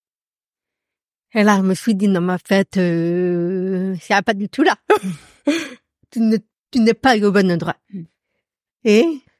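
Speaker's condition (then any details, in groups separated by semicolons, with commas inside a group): Profound deafness; audible accent from deafness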